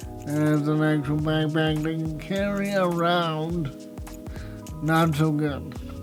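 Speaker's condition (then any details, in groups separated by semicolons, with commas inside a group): Cerebral palsy, spastic, severe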